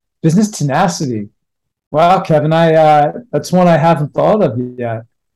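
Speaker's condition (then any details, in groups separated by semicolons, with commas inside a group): No condition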